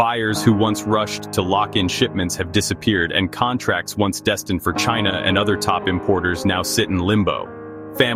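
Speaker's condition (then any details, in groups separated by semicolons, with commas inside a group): No condition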